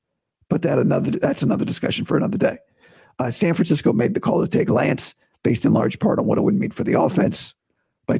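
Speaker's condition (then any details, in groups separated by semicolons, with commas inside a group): Vocal cord surgery recovery; doctor approves talking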